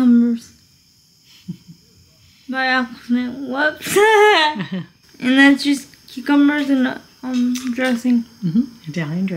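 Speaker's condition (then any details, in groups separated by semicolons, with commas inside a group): Cerebral palsy, spastic quadriplegic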